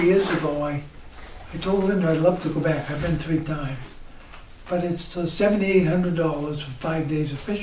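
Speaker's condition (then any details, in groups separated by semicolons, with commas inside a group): ALS; diagnosed couple years ago, types with two fingers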